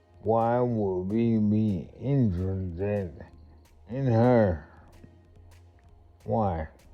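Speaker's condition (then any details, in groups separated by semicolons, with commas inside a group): Multiple sclerosis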